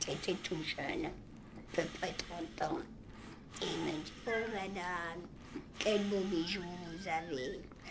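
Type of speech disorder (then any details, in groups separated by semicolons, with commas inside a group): Oesophageal speech; total laryngectomy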